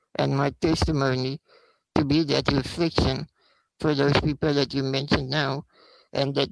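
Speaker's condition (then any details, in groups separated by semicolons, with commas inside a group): Spinal muscular atrophy; takes much longer to take effect; not much treatment available at this stage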